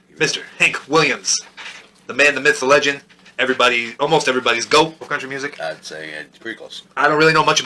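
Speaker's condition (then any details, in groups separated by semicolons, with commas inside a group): No condition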